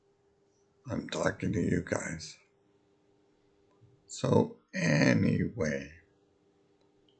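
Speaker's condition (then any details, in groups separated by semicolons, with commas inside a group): Multiple sclerosis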